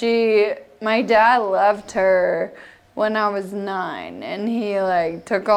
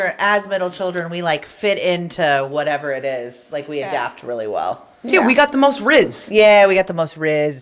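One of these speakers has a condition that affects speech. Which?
The first: Friedreich's ataxia; progressive, affects balance and hands; onset 12 years ago, wheelchair, medication to pause progression; voice sounded abnormal from onset, mistaken for drunk.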